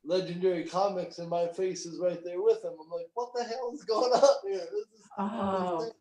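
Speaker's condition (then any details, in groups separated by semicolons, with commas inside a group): Cerebral palsy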